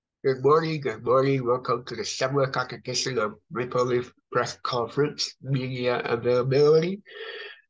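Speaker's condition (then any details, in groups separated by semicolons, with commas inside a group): Cerebral palsy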